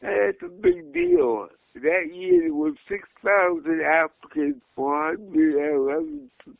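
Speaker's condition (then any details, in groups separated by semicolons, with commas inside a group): Cerebral palsy; speech and mobility issues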